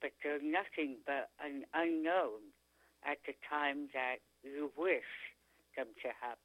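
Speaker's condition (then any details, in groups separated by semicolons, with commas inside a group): Tongue cancer; chronic sore throat symptom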